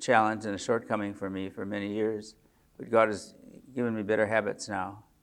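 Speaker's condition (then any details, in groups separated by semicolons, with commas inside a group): Parkinson's disease; age 74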